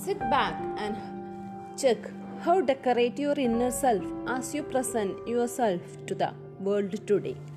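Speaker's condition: No condition

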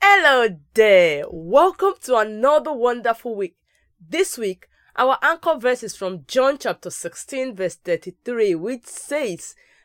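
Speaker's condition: No condition

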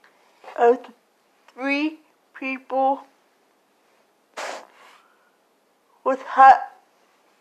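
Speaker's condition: Cerebral palsy; slurred speech

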